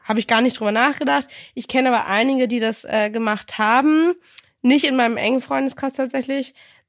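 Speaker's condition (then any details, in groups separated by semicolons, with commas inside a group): No condition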